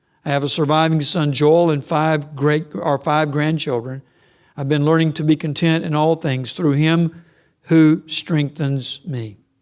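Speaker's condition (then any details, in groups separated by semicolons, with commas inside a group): No condition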